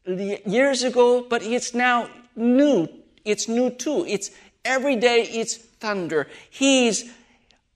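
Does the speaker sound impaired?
Yes: aphasia after stroke; massive stroke, adult onset, one week comatose, numb hand, aphasia affecting talking, reading, writing, singing; just over 7 years since stroke; could not talk, read or write at first, friend helped with talking, hard to memorize, halting telegraphic sentences.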